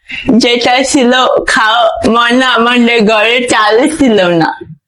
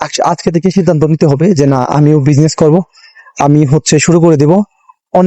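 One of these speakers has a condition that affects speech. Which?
The first: speech disability; hand problem; cannot speak properly, difficulty talking.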